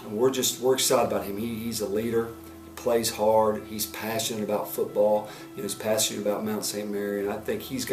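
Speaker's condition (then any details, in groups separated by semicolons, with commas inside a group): No condition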